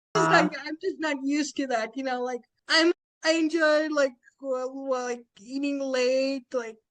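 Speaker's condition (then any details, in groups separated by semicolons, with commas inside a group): Spastic quadriplegic cerebral palsy; spastic quadriplegic, present from birth, limited mobility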